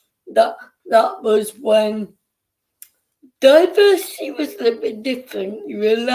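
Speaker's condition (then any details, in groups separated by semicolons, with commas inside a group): Cerebral palsy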